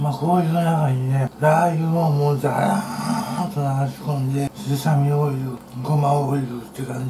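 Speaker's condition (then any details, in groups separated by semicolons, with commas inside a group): Tongue cancer, partial glossectomy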